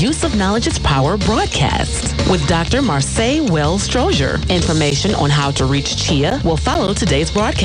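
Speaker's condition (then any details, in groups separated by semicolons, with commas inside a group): No condition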